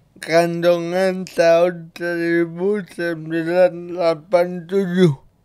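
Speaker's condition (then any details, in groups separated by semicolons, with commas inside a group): Cerebral palsy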